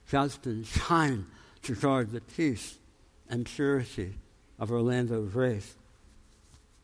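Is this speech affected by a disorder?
Yes: tongue cancer, jaw reconstruction, osteonecrosis of jaw after radiation; about 13 years since tongue cancer, healing after implant surgery, permanent teeth not yet affixed.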